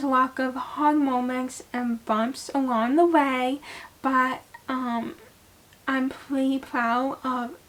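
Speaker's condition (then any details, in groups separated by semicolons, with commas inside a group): Cerebral palsy; had speech therapy at school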